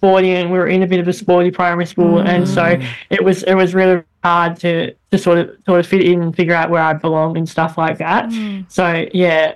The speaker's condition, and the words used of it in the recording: Cleft palate. So I can't really say like your TH sound very well.